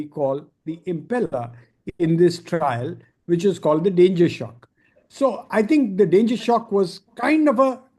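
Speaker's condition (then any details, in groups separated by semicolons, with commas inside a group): No condition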